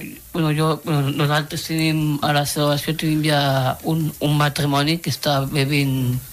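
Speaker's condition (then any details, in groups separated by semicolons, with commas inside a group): Down syndrome; genetic, three copies of chromosome 21 instead of a pair, intellectual disability; about 30 years old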